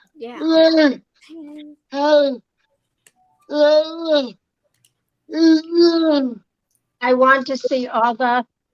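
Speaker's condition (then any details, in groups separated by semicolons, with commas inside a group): Cerebral palsy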